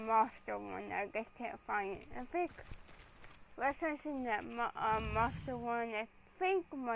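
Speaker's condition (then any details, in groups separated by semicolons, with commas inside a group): Cerebral palsy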